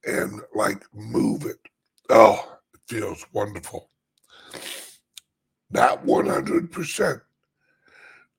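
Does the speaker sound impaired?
Yes: chronic voice problem; stiff voice box.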